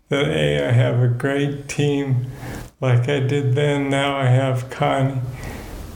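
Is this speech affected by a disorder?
Yes: Parkinson's disease; about 18 years since diagnosis.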